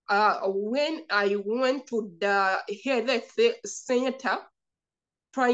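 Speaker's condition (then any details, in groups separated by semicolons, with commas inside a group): Cerebral palsy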